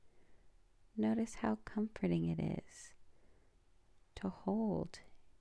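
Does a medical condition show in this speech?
No.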